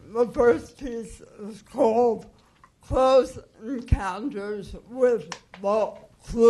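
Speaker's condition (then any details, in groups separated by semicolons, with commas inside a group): Cerebral palsy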